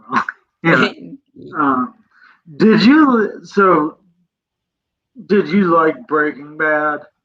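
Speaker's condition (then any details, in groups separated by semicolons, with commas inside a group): Cerebral palsy; present from birth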